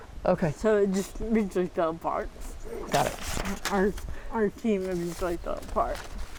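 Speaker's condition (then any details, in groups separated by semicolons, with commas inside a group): Athetoid cerebral palsy; athetoid cerebral palsy, quadriplegia, moderate to severe, walker, power wheelchair; age 40, GMFCS level 3/4; speech may be difficult to understand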